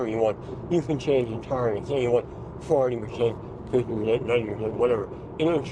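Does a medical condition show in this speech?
Yes: mouth cancer; speech changed by cancer.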